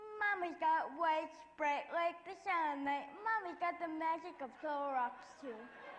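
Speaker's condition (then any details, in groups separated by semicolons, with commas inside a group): Cerebral palsy; wheelchair user; speech, physical, occupational therapy, muscle relaxant, past surgery complications; sometimes hard to understand, partly from muscle relaxant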